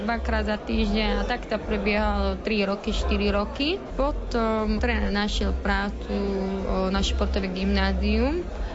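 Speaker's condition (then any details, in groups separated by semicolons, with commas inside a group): Deafness; born hearing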